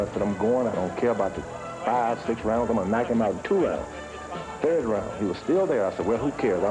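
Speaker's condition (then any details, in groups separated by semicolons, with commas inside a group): No condition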